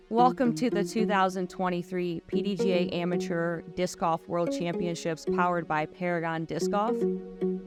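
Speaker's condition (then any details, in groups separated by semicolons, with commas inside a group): No condition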